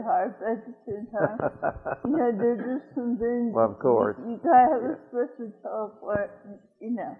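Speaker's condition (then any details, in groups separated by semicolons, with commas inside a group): Cerebral palsy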